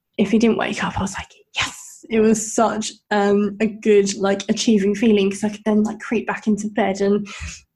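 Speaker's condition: Bilateral cleft lip and palate; congenital

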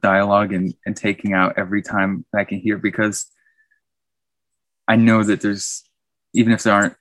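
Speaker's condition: No condition

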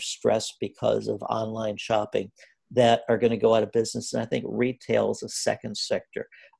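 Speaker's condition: No condition

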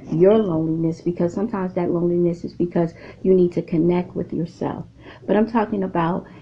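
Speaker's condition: No condition

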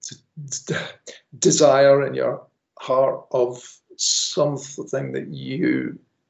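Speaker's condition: Stammer; restrictive through life until Maguire speech recovery program about 21 years ago; since Maguire program able to give public, after-dinner, wedding and funeral speeches; says currently pretty sloppy, not best example of Maguire program; repeated sounds, prolonged sounds

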